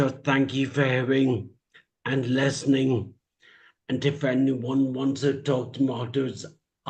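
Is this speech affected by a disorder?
Yes: traumatic brain injury; speech.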